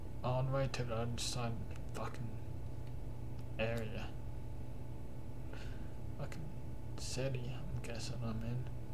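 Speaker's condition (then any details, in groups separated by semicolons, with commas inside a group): Cerebral palsy; cannot stand beyond 10 minutes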